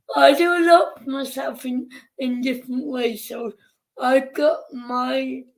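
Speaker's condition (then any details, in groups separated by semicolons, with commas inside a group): Cerebral palsy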